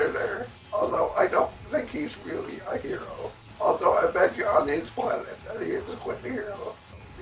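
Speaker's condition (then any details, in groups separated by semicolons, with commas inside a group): Cerebellar ataxia from brain tumour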